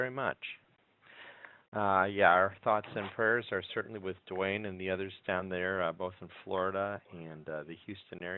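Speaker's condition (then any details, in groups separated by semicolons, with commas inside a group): No condition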